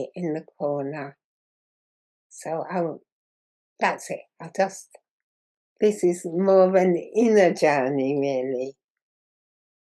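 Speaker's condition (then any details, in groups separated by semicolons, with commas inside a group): Muscular dystrophy; progressive muscle wasting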